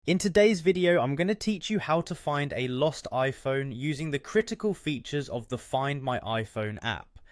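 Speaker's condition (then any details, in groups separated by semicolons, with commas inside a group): No condition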